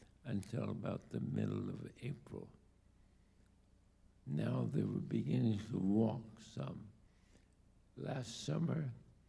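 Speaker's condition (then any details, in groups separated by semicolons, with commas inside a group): ALS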